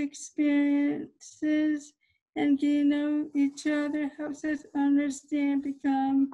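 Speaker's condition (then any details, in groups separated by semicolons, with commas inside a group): Cerebral palsy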